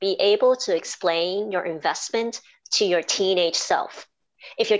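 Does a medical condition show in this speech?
Yes: cleft palate and cleft lip; congenital, diagnosed as a baby, roof of mouth split into two, speech therapy as a teenager; formerly very difficult to speak properly, teachers could not hear speech in class, now clear.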